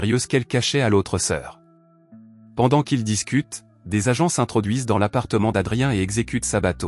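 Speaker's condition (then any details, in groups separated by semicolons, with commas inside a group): No condition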